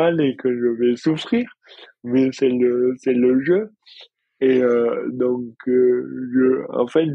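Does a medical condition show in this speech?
Yes: dystonia.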